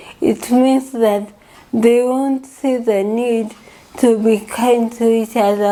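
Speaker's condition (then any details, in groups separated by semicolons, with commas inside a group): Cerebral palsy; from birth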